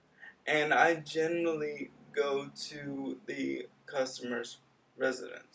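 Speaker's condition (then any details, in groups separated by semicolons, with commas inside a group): Cerebral palsy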